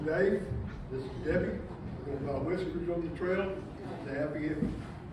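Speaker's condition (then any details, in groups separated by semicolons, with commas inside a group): No condition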